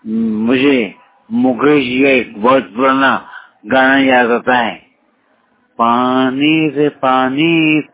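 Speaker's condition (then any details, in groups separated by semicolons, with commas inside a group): Paralysis (lakva); about 2 to 2.5 years of continuous illness; still troubled by illness; voice somewhat worsened because of paralysis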